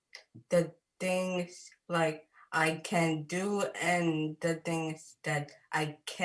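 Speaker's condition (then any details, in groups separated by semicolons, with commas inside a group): Cerebral palsy; caused by stroke; diagnosed around age one, therapies from early childhood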